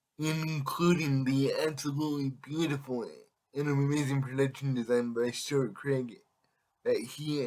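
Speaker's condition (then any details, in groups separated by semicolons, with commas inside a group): Cerebral palsy; affects all muscles; able to speak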